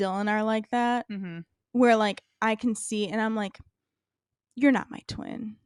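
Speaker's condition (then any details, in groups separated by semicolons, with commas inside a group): No condition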